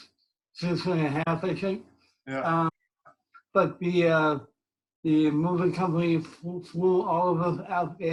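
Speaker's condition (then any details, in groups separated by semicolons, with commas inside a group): Cerebral palsy; speech impediment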